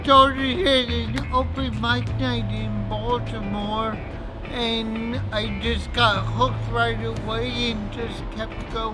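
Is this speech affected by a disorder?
Yes: cerebral palsy.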